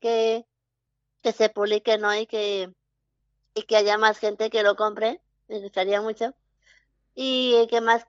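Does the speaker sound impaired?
Yes: Down syndrome; early intervention in childhood with speech therapy and early stimulation.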